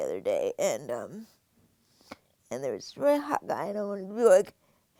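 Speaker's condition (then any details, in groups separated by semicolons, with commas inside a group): Cerebral palsy; spastic quadriplegic form, wheelchair since age two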